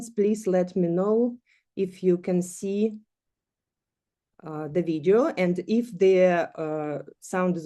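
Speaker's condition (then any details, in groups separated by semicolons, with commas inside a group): No condition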